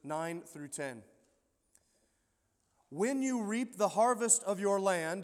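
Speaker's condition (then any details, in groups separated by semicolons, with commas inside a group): No condition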